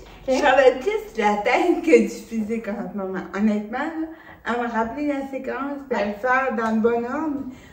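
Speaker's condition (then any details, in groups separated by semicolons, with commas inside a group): Cerebral palsy; since birth, shoulders, legs, coordination affected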